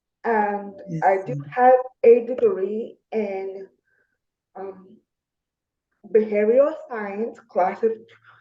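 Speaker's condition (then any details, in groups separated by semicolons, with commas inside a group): Spastic diplegia cerebral palsy; spastic diplegia, right-side hemiplegia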